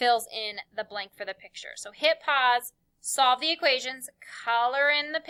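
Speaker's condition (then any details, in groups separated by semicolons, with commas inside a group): No condition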